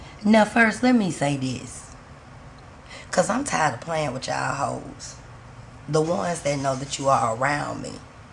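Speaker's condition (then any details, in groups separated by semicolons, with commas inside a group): No condition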